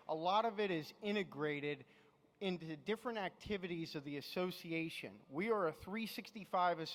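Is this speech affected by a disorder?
No.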